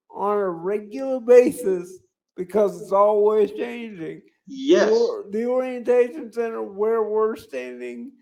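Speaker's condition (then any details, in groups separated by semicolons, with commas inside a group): Cerebral palsy; speech sounds drunk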